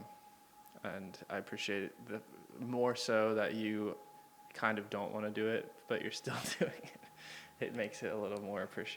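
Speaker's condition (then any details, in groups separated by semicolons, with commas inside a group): No condition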